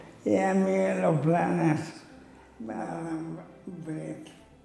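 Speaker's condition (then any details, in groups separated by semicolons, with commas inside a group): Amyotrophic lateral sclerosis (ela)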